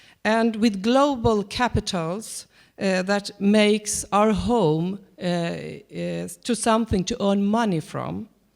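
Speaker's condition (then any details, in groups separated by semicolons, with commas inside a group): No condition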